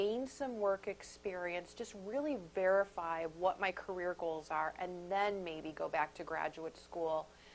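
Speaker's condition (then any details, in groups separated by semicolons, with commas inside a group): No condition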